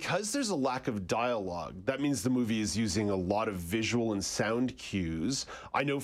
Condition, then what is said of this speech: None; typical speech.